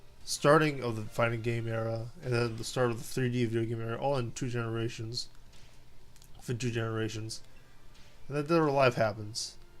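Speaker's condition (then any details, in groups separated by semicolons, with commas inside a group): No condition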